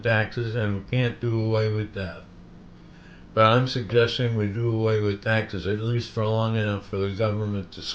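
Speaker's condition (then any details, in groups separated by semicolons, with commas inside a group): Parkinson's disease; visible shaking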